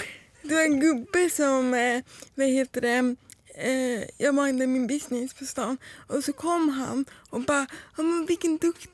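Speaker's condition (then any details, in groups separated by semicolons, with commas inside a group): Cerebral palsy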